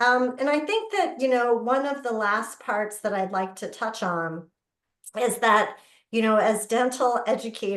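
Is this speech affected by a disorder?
No.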